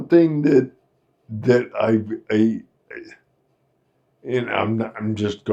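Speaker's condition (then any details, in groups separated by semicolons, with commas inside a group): Friedreich's ataxia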